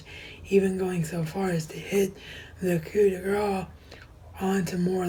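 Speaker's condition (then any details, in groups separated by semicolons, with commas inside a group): Cerebral palsy; wheelchair bound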